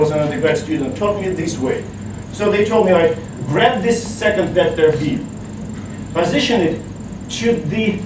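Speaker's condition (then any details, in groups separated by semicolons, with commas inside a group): No condition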